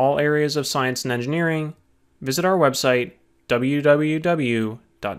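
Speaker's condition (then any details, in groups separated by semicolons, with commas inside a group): No condition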